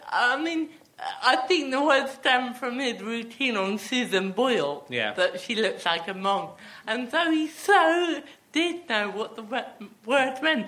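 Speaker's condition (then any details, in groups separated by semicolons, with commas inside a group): Athetoid cerebral palsy; with myotonia and ataxia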